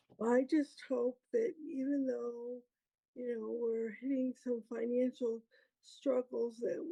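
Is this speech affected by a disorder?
Yes: cerebral palsy.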